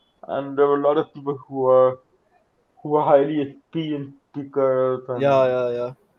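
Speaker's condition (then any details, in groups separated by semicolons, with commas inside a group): Cerebral palsy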